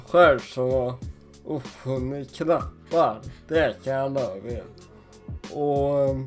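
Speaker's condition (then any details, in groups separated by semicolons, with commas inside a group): Cerebral palsy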